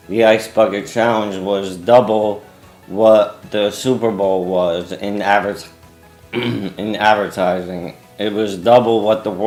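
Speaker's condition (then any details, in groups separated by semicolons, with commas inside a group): ALS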